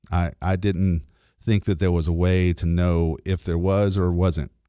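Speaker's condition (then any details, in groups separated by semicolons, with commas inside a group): No condition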